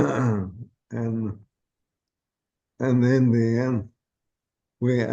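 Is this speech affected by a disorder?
Yes: ALS.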